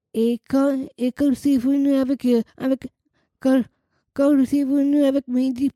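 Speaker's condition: Down syndrome, trisomy 21

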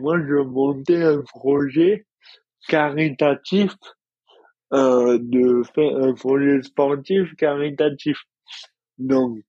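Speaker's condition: Dystonia; rare neurological dystonia

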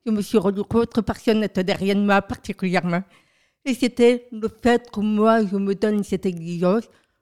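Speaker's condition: Profound deafness from birth, profound, congenital

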